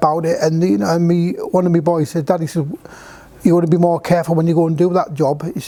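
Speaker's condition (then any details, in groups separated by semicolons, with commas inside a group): No condition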